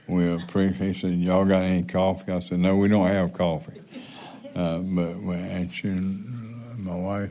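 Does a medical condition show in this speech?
Yes: Parkinson's; unsteady standing with risk of falling.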